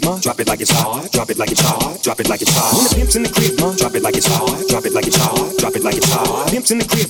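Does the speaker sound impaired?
No.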